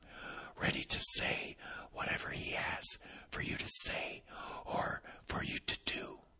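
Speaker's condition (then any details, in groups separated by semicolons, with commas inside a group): Vocal cord paralysis, unilateral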